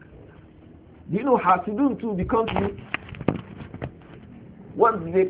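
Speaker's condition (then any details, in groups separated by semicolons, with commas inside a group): No condition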